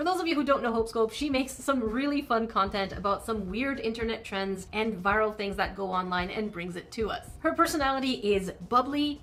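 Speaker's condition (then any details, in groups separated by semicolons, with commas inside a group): No condition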